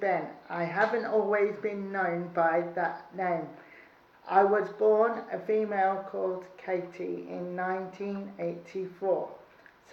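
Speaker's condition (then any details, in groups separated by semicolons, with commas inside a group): Cerebral palsy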